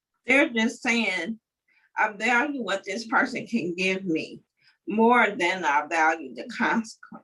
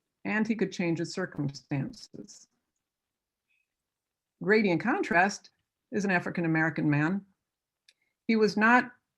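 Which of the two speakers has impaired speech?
The first: cerebral palsy; uses wheelchair or mobility device.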